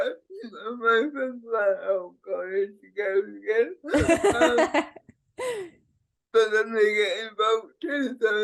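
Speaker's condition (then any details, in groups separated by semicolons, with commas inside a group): Cerebral palsy; speech impediment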